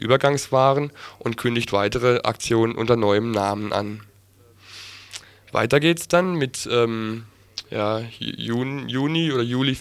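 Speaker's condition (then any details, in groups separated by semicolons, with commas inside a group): No condition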